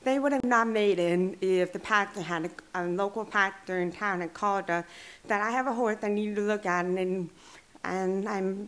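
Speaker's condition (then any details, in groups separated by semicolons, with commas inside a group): Deaf and hard of hearing; since childhood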